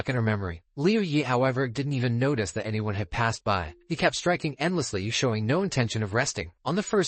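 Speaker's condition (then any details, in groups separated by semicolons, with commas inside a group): No condition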